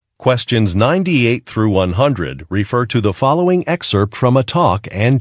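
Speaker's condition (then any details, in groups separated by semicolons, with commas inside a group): No condition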